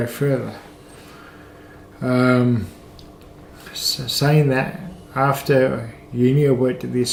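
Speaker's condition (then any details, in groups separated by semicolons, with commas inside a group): Cerebral palsy, mild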